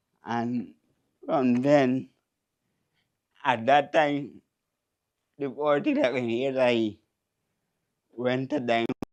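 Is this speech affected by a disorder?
Yes: cerebral palsy.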